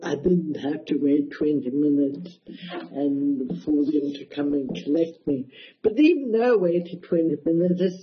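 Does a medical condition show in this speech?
Yes: cerebral palsy; mild, affects balance a little and hand control, can walk, fully independent, wheelchair assistance at airports; speech affected a bit.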